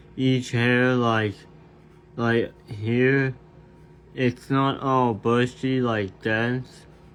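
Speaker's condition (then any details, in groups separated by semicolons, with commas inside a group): Tongue cancer surgery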